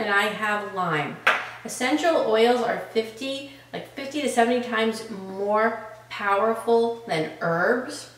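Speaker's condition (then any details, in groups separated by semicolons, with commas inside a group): No condition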